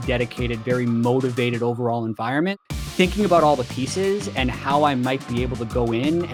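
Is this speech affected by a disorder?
No.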